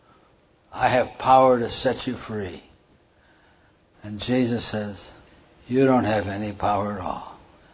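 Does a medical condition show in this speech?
Yes: Parkinson's; hand tremor during talk.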